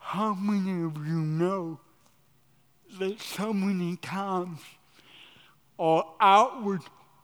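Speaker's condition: Cerebral palsy

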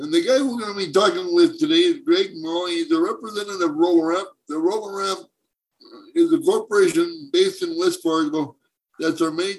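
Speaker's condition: Cerebral palsy; congenital, spasticity, muscle stiffness, wheelchair for mobility

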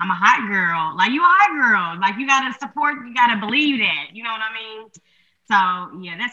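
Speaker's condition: No condition

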